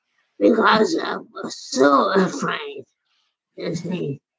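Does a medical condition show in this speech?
Yes: primary lateral sclerosis; about 20 years, age 80, falls, poor walking, wheelchair, diagnosed by Dr. Macken; slurred speech, swallowing difficulty at first exam by Dr. Levitz, Lehigh Neurology, speech later forced quitting.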